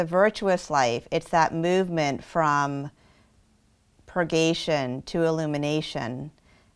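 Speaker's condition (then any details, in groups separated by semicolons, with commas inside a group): No condition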